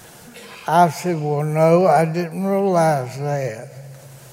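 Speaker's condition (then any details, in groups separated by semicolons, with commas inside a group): Cerebral palsy; can no longer walk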